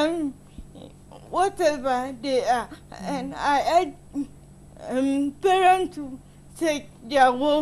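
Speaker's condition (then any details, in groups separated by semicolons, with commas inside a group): Cerebral palsy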